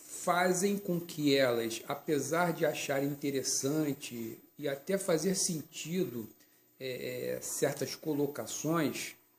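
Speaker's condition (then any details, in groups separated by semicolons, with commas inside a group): No condition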